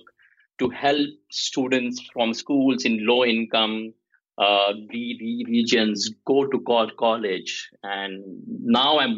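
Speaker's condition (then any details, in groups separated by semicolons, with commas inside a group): Stuttering; may repeat sounds; repeated sounds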